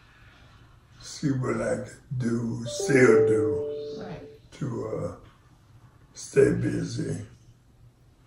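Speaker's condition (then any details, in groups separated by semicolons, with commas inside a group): ALS; onset left foot drop, then left leg weakness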